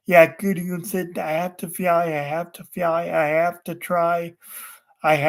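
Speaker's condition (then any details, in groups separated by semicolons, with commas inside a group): Cerebral palsy; wheelchair user, unable to walk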